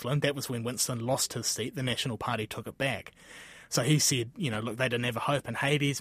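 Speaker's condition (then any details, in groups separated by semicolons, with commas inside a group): No condition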